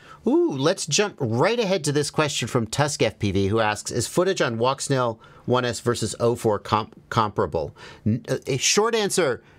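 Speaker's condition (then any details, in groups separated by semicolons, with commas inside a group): No condition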